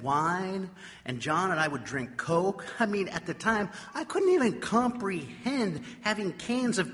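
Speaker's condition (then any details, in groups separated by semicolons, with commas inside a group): No condition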